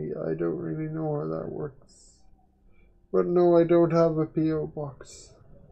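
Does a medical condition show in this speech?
Yes: quadriplegic cerebral palsy; uses one hand.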